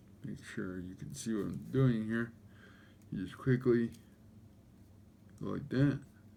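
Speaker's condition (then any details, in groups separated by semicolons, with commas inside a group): Cerebral palsy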